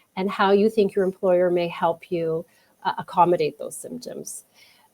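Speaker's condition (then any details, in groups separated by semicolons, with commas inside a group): No condition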